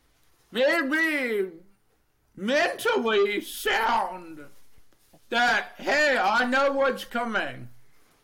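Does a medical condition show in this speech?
Yes: deafness, Neurofibromatosis Type 2.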